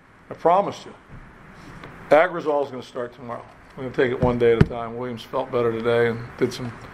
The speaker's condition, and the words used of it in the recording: No condition.